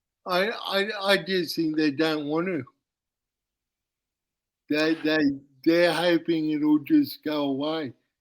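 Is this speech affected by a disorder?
Yes: cerebral palsy; uses wheelchair.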